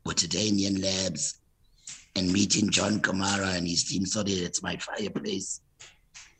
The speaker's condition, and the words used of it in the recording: Laryngectomy. By the way, before this, I used to speak with a Stephen Hawkins voice.